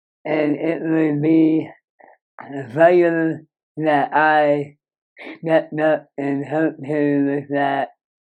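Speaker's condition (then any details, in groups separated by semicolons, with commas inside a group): Moebius syndrome; severe nerve damage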